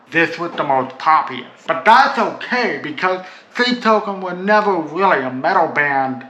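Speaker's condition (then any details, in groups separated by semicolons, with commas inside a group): Cerebral palsy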